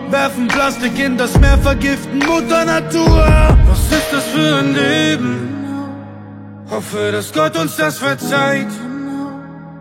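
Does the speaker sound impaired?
No.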